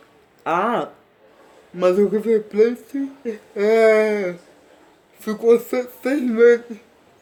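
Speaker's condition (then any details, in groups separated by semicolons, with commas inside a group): Cerebral palsy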